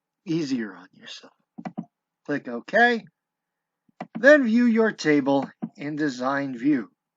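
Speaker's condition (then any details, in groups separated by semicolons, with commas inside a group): No condition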